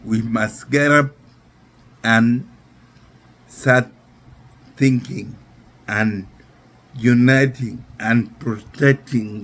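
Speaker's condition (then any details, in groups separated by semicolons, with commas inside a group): Neurological disease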